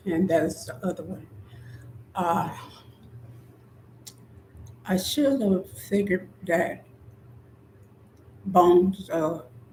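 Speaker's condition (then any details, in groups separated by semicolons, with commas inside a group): Spinal neurosarcoidosis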